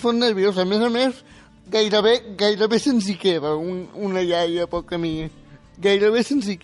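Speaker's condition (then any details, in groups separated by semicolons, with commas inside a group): Spastic quadriplegic cerebral palsy; neurons lost, no control of legs, legs strapped to keep controlled, uses wheelchair, doctor error suspected but unproven; age 18; control of speech retained, good communicative ability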